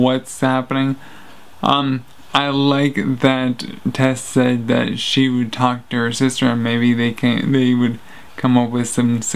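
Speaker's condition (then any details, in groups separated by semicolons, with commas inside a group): Traumatic brain injury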